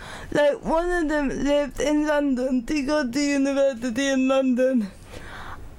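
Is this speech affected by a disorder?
Yes: cerebral palsy; cognitive function unaffected.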